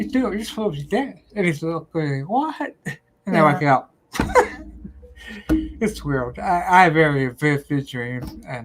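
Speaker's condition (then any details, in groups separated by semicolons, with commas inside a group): Ataxia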